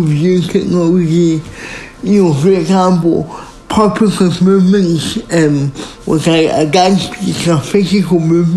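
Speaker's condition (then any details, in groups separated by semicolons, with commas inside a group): Speech impairment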